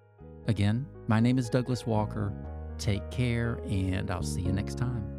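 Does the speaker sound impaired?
No.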